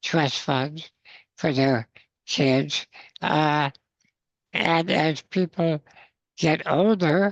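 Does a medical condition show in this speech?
Yes: spinal muscular atrophy.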